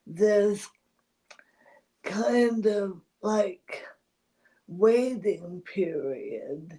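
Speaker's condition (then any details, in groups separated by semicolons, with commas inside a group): ALS; voice strains with talking, needs voice rest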